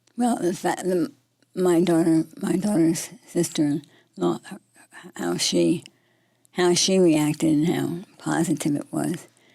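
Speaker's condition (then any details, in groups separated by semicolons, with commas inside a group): Parkinson's disease; voice affected, speech may be softer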